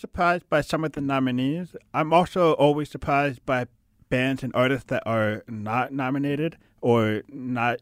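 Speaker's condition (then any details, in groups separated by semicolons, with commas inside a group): Hard of hearing; deaf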